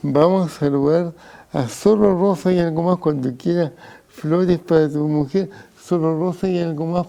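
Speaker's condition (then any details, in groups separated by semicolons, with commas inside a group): Cerebral palsy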